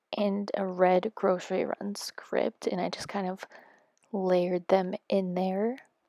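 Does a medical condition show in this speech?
No.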